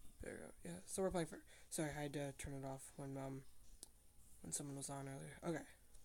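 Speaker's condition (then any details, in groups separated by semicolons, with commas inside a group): No condition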